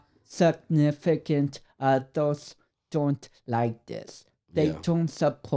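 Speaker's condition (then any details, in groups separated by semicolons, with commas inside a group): Cerebral palsy; affects speech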